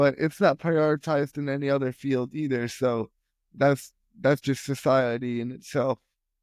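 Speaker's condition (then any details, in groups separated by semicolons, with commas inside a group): Spastic quadriplegia; speech impediment from brain injury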